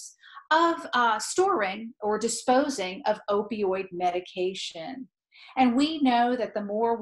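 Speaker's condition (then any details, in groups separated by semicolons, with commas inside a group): No condition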